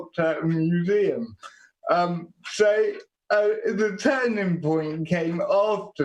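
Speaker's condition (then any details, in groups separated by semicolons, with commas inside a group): Quadriplegic cerebral palsy; quadriplegic form, birth injury; diagnosed age 2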